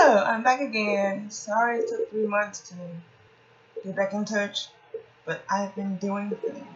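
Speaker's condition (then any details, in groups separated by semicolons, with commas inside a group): Cerebral palsy; since childhood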